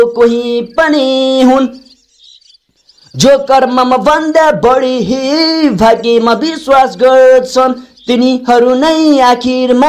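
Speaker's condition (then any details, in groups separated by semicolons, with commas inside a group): No condition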